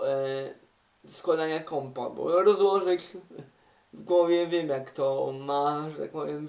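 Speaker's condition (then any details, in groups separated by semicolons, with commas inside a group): Cerebral palsy; uses wheelchair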